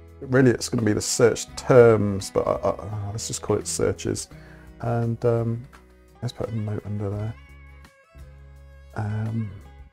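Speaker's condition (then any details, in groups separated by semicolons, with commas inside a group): No condition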